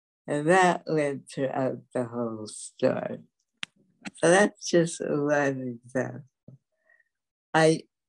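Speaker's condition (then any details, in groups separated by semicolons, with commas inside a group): Dystonia; affects walking and speech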